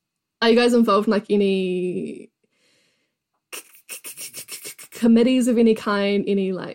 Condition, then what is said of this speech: Stuttering. I have a stammer, so mm. as you have noticed, it like takes me slightly longer to say something sometimes.